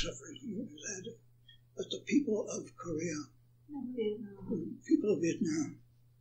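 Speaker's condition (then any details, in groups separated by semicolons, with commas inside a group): Parkinson's; attributed to Agent Orange exposure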